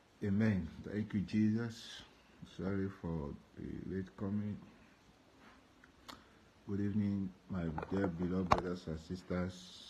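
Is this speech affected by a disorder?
No.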